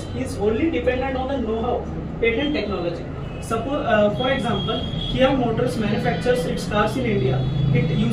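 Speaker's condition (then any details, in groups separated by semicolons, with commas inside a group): No condition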